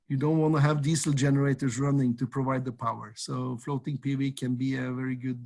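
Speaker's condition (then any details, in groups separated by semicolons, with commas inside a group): No condition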